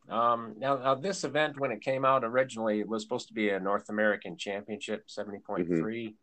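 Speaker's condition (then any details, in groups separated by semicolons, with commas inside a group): No condition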